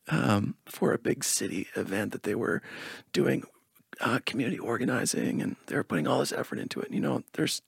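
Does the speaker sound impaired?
Yes: spasmodic dysphonia; onset age 18, worsened over years, linked to singing training, Botox every 6 weeks offered, energy healing; lower voice less consistent, higher pitch more pinched but words get out.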